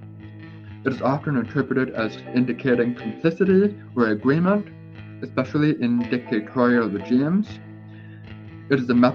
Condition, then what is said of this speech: Deafness. So the way that I'm speaking to you now is the product of years of speech therapy